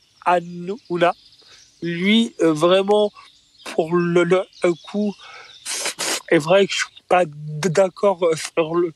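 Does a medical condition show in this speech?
Yes: stuttering; developmental stuttering, diagnosed at age 4, first misdiagnosed as Gilles de la Tourette by psychiatrist; stutter noticeable on stage, audience thought stutter was acted, elocution and rhythm not radio-smooth; here repeated sounds, prolonged sounds.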